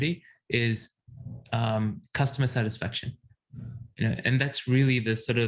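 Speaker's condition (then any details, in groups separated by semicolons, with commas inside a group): No condition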